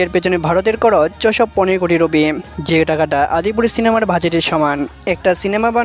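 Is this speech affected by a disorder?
No.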